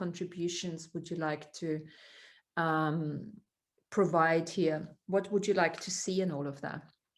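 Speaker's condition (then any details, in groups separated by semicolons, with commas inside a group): No condition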